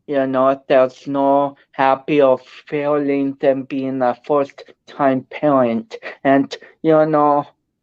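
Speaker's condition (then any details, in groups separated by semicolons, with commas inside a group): Cerebral palsy; speech affected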